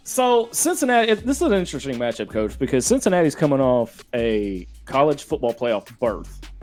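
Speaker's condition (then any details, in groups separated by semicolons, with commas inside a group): No condition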